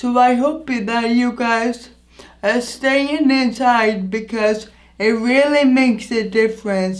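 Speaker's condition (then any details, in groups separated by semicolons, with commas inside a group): Anoxic brain injury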